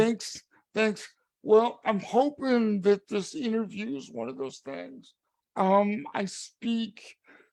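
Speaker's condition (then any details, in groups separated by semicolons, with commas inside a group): Cerebral palsy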